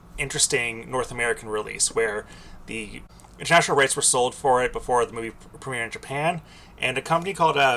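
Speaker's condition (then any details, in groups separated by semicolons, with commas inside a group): No condition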